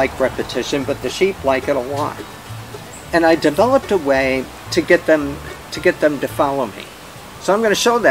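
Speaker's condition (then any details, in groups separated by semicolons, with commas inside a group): No condition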